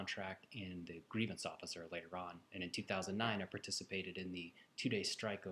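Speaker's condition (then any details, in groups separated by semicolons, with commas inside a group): No condition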